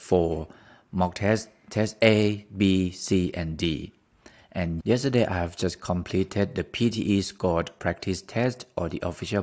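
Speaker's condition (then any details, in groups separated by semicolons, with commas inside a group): No condition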